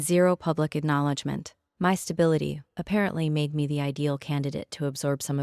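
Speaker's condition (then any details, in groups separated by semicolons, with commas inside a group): No condition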